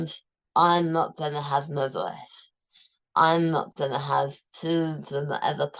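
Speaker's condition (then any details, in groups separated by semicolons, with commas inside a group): Tongue cancer, tongue removed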